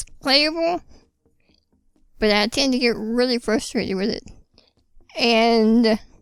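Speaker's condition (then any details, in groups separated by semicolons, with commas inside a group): Spinal muscular atrophy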